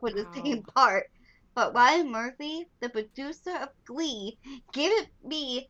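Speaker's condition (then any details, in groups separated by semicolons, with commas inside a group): Down syndrome; lifelong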